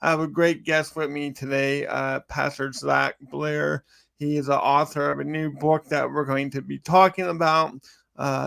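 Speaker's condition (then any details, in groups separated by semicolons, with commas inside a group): Cerebral palsy; from birth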